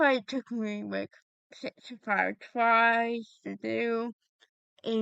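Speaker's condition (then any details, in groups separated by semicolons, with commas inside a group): Cerebral palsy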